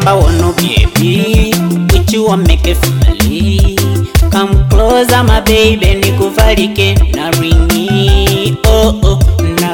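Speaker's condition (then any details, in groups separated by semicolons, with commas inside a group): No condition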